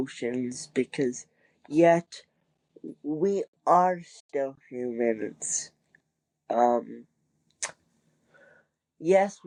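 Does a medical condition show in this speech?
Yes: cerebral palsy; wheelchair user.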